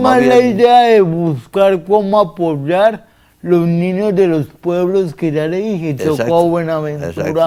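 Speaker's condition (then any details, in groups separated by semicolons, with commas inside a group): Cerebral palsy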